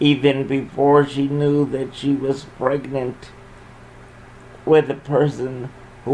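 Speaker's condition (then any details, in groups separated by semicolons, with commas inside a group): Cerebral palsy; congenital, onset before or shortly after birth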